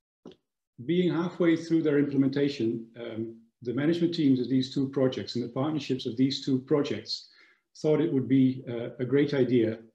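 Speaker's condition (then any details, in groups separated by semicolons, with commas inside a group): No condition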